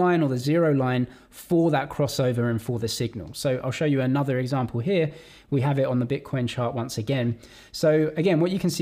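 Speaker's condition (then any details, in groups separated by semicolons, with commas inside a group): No condition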